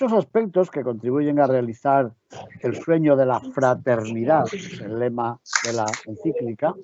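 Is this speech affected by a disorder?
No.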